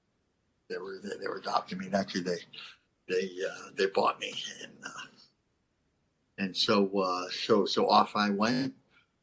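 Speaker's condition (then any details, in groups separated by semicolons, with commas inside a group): Cleft lip and palate; lisp, stuttering and unclear speech as a child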